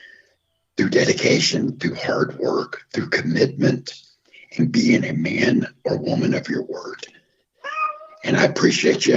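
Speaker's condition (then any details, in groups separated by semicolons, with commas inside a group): Throat cancer, half voicebox, partial laryngectomy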